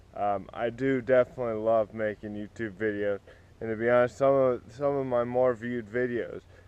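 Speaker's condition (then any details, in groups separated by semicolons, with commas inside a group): Cerebral palsy; spastic, affects walking and legs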